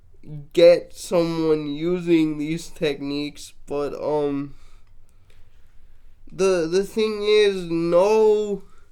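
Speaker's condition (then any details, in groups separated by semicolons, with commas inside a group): Cerebral palsy, mixed, mild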